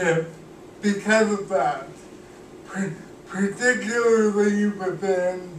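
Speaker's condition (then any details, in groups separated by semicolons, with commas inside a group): Cerebral palsy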